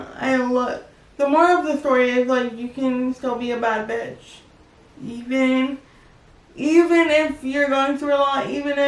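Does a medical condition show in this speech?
Yes: cerebral palsy; wheelchair user.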